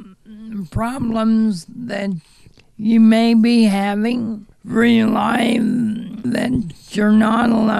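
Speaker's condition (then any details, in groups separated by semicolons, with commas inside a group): Cerebral palsy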